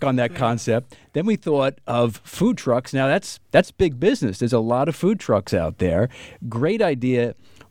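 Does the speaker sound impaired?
No.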